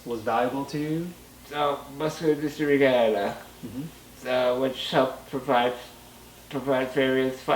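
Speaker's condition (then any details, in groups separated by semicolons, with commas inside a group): Muscular dystrophy, Duchenne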